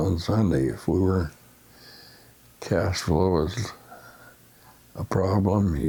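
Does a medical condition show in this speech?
Yes: essential tremor.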